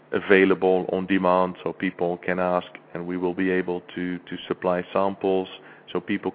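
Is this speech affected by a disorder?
No.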